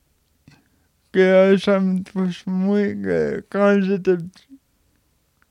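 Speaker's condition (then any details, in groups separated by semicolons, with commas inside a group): Cerebral palsy; age 31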